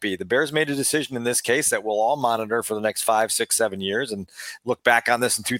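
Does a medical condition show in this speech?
No.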